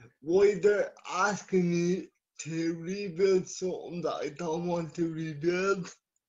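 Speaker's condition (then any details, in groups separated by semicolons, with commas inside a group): Cerebral palsy; from birth, scoliosis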